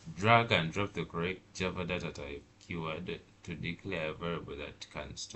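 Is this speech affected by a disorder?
No.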